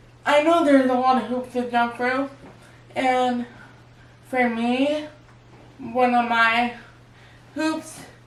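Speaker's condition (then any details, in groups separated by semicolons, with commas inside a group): Cerebral palsy; wheelchair user; physical therapy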